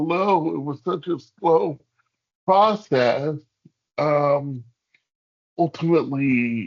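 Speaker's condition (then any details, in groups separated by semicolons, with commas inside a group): Cerebral palsy; hamstring releases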